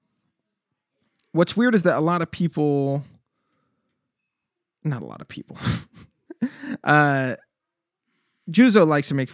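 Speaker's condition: No condition

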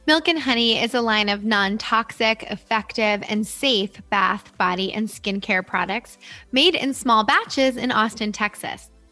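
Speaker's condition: No condition

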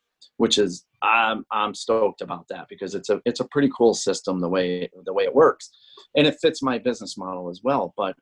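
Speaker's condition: No condition

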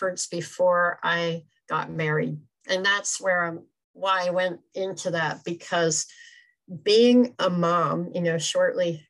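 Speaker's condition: Cleft palate; extremely severe

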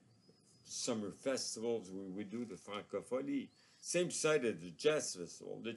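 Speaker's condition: ALS; progressively crippling neurological disorder, living with it about three years

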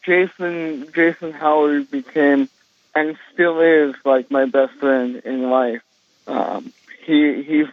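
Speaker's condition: Cerebral palsy; congenital

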